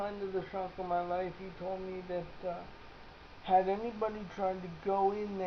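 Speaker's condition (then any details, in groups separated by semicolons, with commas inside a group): Cerebral palsy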